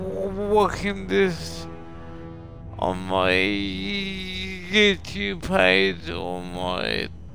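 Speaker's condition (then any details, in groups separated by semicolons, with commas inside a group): Cerebral palsy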